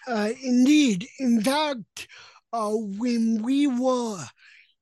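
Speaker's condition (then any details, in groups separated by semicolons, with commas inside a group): Cerebral palsy; no lived experience of the physical side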